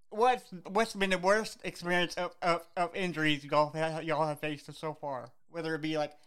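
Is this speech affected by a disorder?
Yes: cerebral palsy; cerebral palsy since birth, knee pain; age 41, knees hurting now, got medication from doctor.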